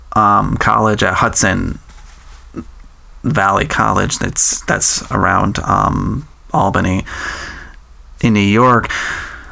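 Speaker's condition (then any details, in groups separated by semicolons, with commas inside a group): Stuttering; stuttering since age 3, ongoing into adulthood; still stutters; stutters in varied ways, repeats phrases, blocks, phone calls challenging; repeated words, prolonged sounds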